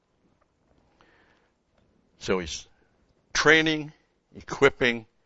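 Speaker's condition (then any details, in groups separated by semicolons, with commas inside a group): No condition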